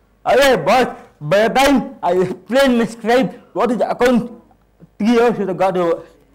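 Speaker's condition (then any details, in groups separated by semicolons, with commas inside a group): Cerebral palsy; hinders speech, sounds childlike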